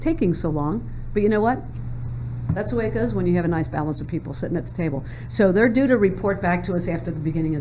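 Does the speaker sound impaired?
No.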